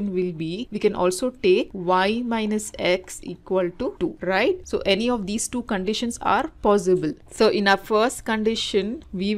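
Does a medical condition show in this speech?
No.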